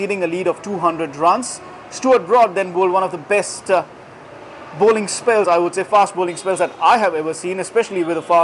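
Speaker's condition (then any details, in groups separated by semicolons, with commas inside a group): No condition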